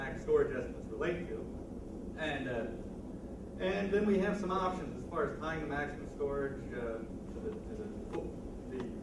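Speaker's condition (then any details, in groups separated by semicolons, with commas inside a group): No condition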